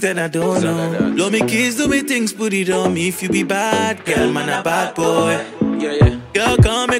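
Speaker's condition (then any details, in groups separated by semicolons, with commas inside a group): No condition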